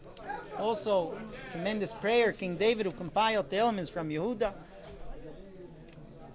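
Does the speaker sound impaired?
No.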